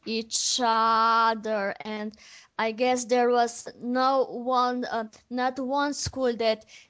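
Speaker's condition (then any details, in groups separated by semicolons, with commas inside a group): Stuttering; onset at age 4, voice changed suddenly about half year before onset, speech therapy three times without change; stutters for over 20 years, still stutters; stuttering with repeated phrases and part-words, self-corrections; prolonged sounds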